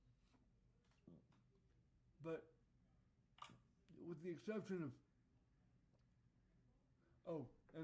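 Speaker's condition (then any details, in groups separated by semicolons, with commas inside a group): Cerebral palsy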